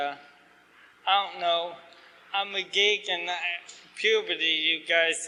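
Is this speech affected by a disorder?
Yes: ALS.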